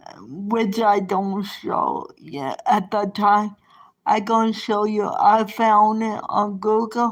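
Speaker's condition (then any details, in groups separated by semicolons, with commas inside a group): Cerebral palsy; present from birth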